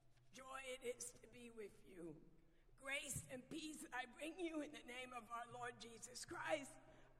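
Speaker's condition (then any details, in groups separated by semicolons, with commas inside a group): Vocal dysphonia; vocal dysphonia diagnosed, has taken away ability to sing; noticeably sultry voice, not painful; lost singing ability, still able to speak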